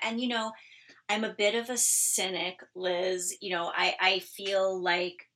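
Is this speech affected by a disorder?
No.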